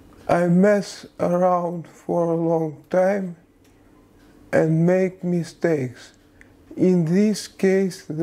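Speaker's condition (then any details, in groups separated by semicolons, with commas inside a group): Parkinson's disease; tremor of hands and body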